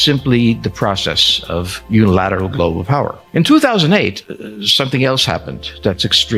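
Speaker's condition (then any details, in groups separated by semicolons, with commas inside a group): No condition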